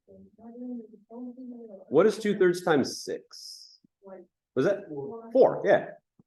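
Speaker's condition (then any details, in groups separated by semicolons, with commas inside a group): No condition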